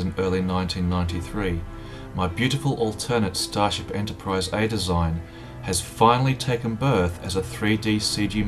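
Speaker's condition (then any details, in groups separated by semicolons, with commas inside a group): No condition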